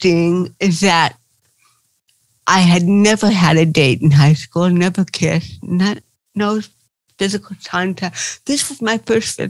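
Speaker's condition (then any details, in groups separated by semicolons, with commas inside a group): Cerebral palsy; speech therapy in preschool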